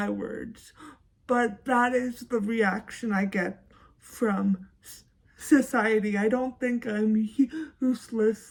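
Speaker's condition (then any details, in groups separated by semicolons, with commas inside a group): Cerebral palsy, severe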